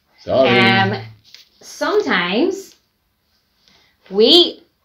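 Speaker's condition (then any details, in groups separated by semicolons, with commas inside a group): No condition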